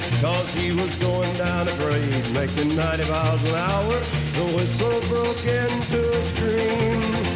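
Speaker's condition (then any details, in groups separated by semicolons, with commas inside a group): No condition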